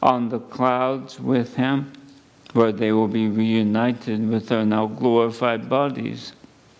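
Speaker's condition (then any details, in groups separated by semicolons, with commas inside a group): ALS; under neurologist care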